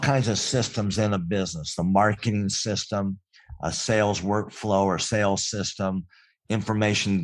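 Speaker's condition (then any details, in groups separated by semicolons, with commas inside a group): Cleft palate; congenital cleft palate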